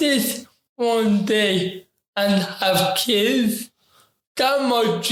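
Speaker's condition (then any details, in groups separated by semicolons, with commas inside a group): Ataxic cerebral palsy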